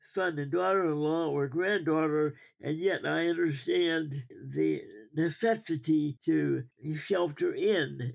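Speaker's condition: Cerebral palsy; learned walking with braces

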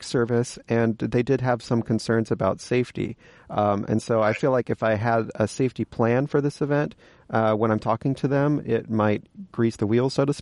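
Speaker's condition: No condition

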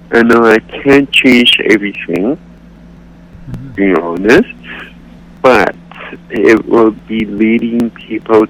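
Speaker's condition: Cerebral palsy; accepts own voice

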